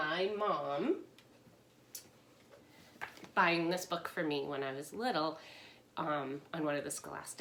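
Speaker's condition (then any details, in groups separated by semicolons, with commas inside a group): No condition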